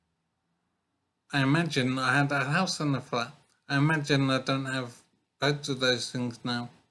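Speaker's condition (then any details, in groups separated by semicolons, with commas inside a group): Brain injury; severe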